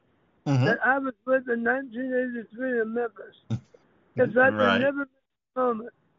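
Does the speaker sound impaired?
Yes: throat cancer; throat cancer survivor, voice box kept, no hole in throat, lasting impact on throat and speech; speech impediment, sounds like a very unique accent, may be hard to understand.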